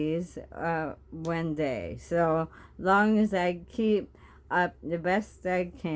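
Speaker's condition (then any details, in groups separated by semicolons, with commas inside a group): Bulbar ALS, bulbar onset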